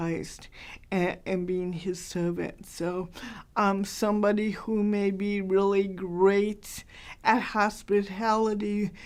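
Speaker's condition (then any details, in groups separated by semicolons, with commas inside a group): Cerebral palsy, mild; hard to understand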